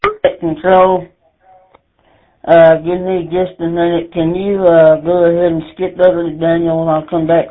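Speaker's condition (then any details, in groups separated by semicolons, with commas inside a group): Speech impediment; sometimes pronounces things wrong, name misheard over radio net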